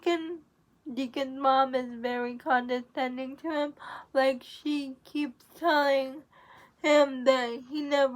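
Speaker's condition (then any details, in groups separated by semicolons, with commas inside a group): Cerebral palsy; uses wheelchair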